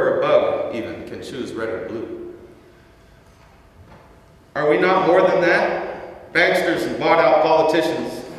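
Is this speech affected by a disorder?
No.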